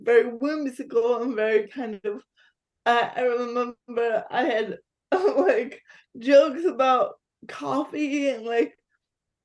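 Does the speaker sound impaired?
Yes: cerebral palsy; physical disability.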